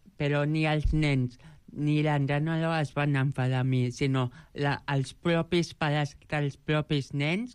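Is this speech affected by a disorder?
Yes: Joubert syndrome; present from birth; age 29.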